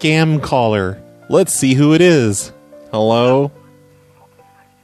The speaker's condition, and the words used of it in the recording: No condition.